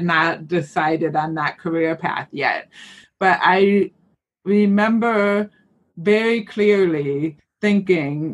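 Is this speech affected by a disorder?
Yes: hearing loss with cochlear implant; lifelong hearing loss, cochlear implant left ear, hearing aid right ear.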